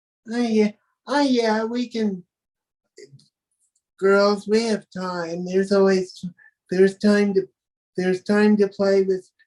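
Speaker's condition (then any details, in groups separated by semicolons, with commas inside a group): Cerebral palsy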